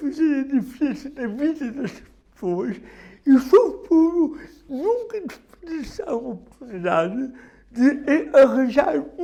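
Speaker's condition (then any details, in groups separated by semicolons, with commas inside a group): Cerebral palsy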